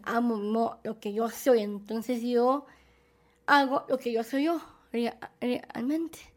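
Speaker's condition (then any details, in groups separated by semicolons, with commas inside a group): Down syndrome; present from birth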